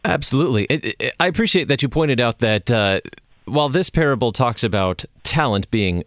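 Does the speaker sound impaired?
No.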